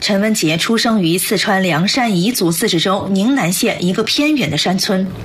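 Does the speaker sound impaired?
No.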